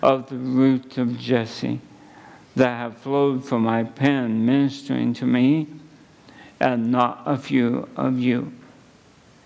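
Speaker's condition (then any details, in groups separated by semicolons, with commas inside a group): ALS; at least a couple of months since diagnosis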